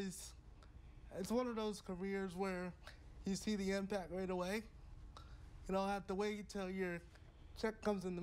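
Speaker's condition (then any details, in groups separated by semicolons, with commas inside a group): Cerebral palsy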